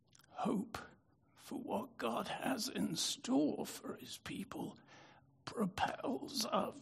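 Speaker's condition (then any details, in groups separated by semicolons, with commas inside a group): Spasmodic dystonia; affected voice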